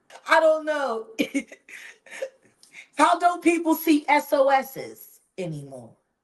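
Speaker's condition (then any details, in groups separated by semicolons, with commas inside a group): No condition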